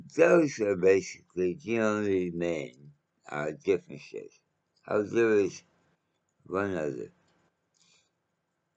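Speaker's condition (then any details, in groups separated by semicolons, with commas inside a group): Mouth cancer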